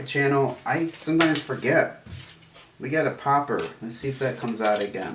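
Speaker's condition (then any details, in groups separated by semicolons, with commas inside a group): No condition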